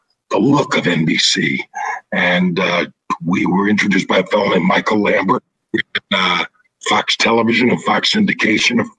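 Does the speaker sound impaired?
Yes: throat cancer, vocal cords removed; cancer free 13 years, partial voice box created by Steve Zeitels in Boston.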